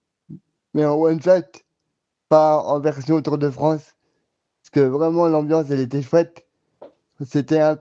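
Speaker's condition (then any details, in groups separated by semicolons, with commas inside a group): Cerebral palsy; cerebral palsy causing quadriplegia since birth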